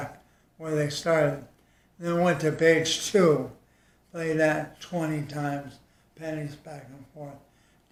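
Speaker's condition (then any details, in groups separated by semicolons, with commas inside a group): ALS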